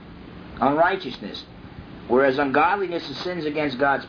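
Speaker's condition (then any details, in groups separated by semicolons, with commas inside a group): No condition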